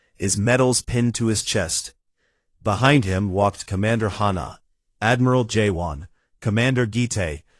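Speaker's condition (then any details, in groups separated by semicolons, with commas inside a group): No condition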